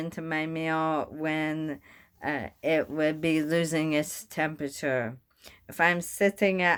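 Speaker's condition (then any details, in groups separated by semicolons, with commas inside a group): Bulbar onset ALS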